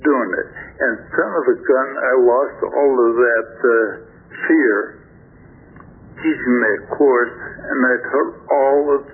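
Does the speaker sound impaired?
Yes: stroke affecting throat muscles; first stroke about 3 years ago.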